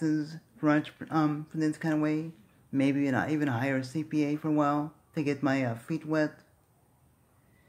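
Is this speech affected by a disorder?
Yes: cerebral palsy; speaks fast.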